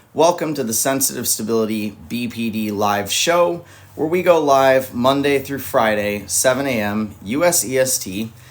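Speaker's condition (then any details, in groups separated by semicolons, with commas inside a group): No condition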